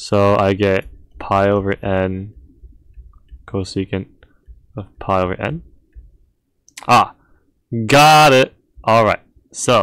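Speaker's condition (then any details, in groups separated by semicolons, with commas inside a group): No condition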